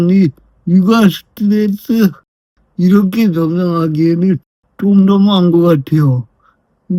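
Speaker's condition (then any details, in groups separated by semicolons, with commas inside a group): Brain lesion disability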